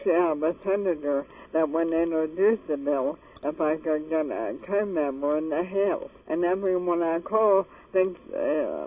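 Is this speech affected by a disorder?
Yes: ALS; ALS diagnosed 1986, 23 years ago, given 3 to 5 years, major decline in first 3 years, wheelchair user; lost ability to cough, choked on saliva, choking resolved with cannabis, speech improved.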